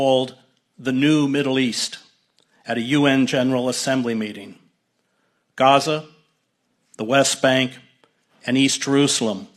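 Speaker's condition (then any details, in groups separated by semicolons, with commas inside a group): No condition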